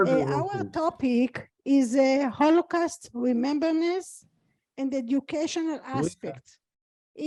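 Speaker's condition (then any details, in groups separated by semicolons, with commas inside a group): No condition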